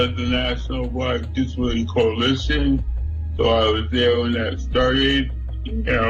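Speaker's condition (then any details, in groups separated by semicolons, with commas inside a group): Cerebral palsy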